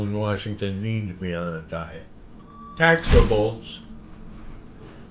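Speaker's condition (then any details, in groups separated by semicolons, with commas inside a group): Parkinson's disease; visible shaking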